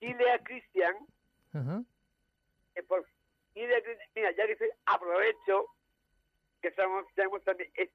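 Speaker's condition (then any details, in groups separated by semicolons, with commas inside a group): Down syndrome; genetic, extra chromosome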